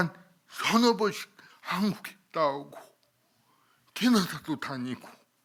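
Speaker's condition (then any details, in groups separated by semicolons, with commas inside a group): Cerebral palsy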